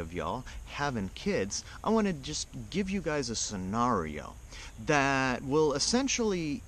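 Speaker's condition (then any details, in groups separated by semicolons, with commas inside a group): No condition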